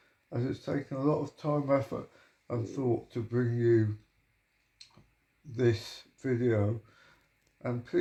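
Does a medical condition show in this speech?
Yes: motor neuron disease.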